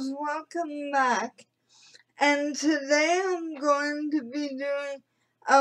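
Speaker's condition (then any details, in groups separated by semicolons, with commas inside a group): Cerebral palsy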